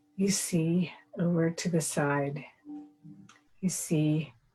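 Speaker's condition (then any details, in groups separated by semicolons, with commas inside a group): No condition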